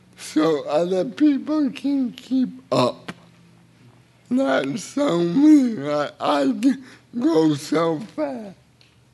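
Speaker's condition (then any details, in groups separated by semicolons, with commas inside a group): Cerebral palsy; a little difficult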